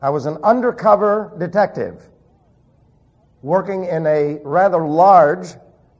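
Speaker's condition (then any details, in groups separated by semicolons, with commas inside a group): No condition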